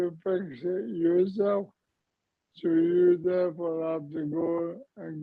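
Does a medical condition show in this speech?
Yes: ALS / motor neurone disease; terminal, whole body affected, muscle wastage.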